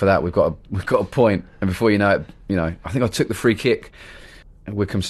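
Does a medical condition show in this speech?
No.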